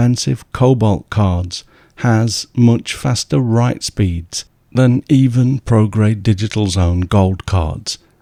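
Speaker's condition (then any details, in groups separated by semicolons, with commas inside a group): No condition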